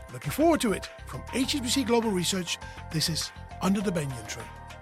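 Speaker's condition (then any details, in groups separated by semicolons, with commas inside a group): No condition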